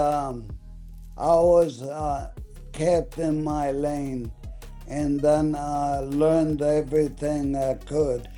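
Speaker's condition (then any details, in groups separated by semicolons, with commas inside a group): ALS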